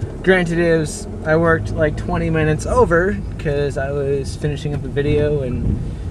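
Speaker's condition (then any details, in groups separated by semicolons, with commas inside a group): No condition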